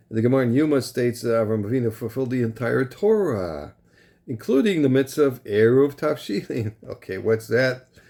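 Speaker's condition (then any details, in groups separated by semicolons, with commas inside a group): No condition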